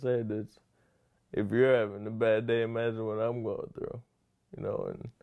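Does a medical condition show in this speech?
Yes: lou Gehrig's disease; affects brain and spinal cord nerve cells.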